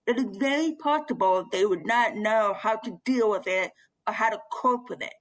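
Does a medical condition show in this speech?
Yes: bilateral severe to profound hearing loss; interpretation services from Karen Todd through Vancro during interview.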